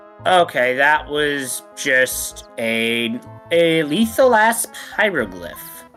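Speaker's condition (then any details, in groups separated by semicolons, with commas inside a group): No condition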